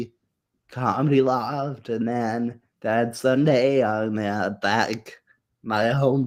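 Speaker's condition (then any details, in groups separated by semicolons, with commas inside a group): Muscular dystrophy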